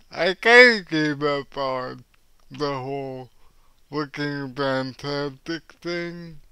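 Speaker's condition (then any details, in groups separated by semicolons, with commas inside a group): Cerebral palsy; cannot walk, uses wheelchair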